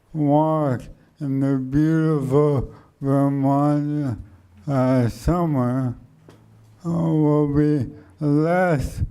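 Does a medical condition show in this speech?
Yes: motor neuron degeneration; motor neurons dying; speech slowed and softened.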